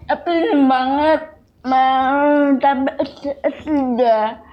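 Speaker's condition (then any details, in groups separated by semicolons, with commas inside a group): Cerebral palsy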